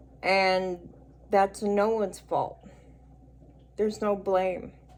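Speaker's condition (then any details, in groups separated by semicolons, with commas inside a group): Cerebral palsy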